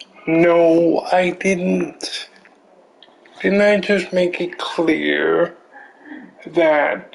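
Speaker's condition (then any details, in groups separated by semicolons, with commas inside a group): Cerebral palsy; affects limbs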